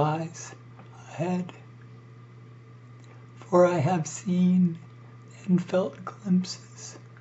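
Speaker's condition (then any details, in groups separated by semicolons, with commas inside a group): ALS; breathing increasingly difficult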